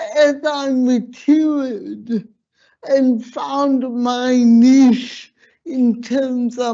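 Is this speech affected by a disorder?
Yes: slurred speech.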